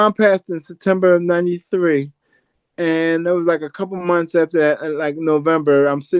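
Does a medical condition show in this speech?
Yes: cerebral palsy; from birth.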